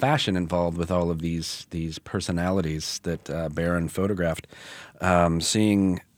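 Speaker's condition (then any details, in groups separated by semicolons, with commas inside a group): No condition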